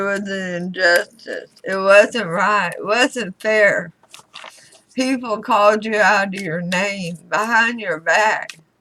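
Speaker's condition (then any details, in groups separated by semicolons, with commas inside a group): Throat cancer radiation damage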